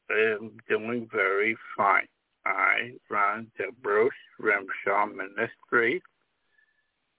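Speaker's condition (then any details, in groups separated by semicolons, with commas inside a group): Down syndrome; present from birth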